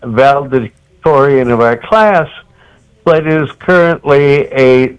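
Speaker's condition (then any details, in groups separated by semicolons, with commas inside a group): Cerebral palsy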